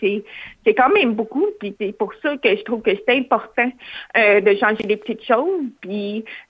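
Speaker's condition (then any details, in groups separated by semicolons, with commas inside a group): Hearing loss, cochlear implant; hard of hearing, cochlear implant received at age 4, operated very young; lip-reads, masks make lip-reading harder, uses interpreters and special-education teacher (orthopédagogue)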